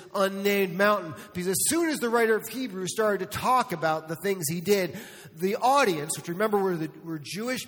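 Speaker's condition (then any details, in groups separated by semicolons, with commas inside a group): No condition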